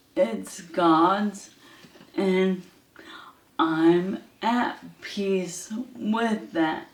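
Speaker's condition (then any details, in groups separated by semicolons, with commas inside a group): ALS; hand onset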